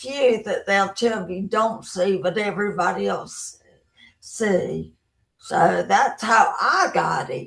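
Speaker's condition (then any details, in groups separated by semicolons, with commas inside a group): Brain injury; lost speech, speech therapy, relearned talking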